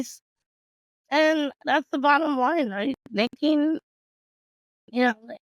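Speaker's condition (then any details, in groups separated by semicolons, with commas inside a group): Cerebral palsy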